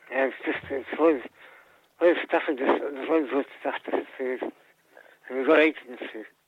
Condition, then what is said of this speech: Parkinson's disease. The speech is getting worse.